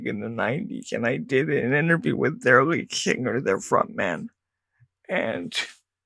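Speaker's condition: Cerebral palsy; diagnosed age 2

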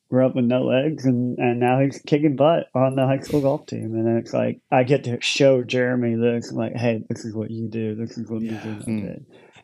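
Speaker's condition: Cleft lip and palate; large hole in mouth at birth

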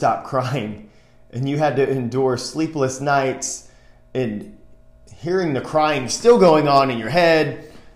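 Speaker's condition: No condition

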